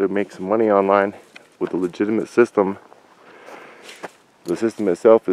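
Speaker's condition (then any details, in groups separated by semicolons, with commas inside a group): No condition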